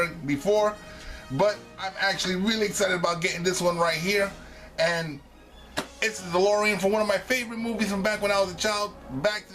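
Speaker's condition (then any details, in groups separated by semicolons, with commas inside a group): No condition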